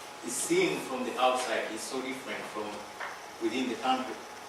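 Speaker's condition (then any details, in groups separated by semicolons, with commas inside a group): No condition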